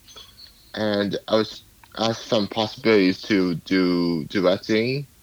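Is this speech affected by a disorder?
Yes: cerebral palsy; cerebral palsy from birth, lifelong, affects speech and physical abilities; adult, past speech therapy, rock band video game from mother used alongside; hard for others to understand at first.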